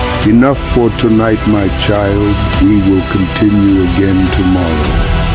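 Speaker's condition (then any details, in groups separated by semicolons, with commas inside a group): No condition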